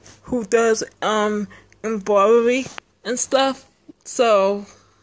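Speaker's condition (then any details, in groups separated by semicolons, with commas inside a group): Speech impairment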